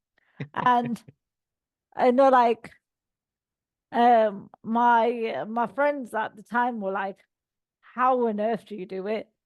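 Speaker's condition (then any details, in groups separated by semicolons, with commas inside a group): Cerebral palsy; all four limbs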